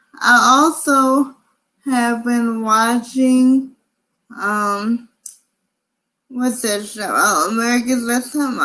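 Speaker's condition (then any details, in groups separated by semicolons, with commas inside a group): Cerebral palsy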